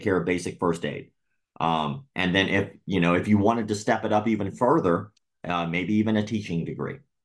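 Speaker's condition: Cleft lip and palate; speech impediment still present

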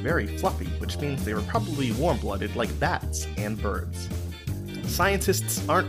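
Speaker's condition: No condition

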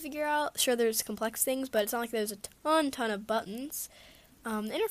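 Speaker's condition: No condition

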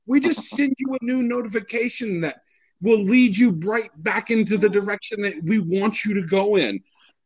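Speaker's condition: No condition

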